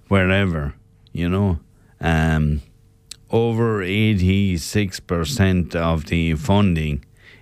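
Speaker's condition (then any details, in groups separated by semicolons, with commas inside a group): Motor neurone disease; very slowly progressing semi-benign variant, normal life expectancy, diagnosed by professor Orla Hardiman at Beaumont; slurred voice, sounds drunk, voice change followed balance problems, deliberate pauses while speaking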